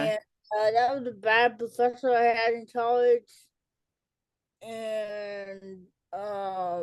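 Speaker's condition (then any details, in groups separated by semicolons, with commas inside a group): Cerebral palsy; childhood speech delay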